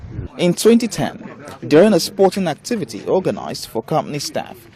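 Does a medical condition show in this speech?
No.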